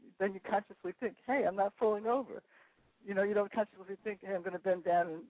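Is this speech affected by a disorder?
Yes: Parkinson's disease; early onset at 42, started on left side, right-handed, doctor suspected childbirth trigger with predisposition; 10 years since onset, still on medication, custom-designed retainer for one month, symptoms reversing, hyperbaric oxygen helped briefly; speaks well, near normal now, previously could not sustain long conversation, occasional difficulty saying a word.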